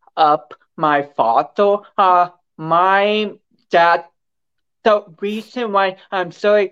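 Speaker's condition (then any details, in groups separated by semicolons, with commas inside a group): Cerebral palsy; from birth, involves cerebrum and cerebellum, not expected to walk, now walks with concentration, affects balance and coordination; affects speech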